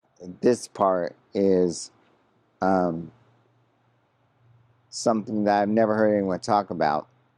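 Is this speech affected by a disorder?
Yes: ALS; progressing; very hard to talk.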